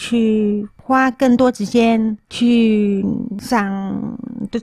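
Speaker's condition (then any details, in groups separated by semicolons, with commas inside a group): Moderate-to-severe hearing loss; wears hearing aids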